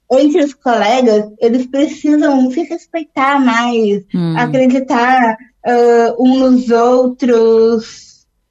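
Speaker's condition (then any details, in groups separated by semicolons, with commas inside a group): Down syndrome; on phone line during radio interview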